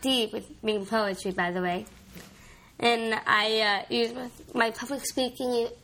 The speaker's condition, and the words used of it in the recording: Down syndrome. And, yes, you have a real direct way of getting to what you're thinking and speaking.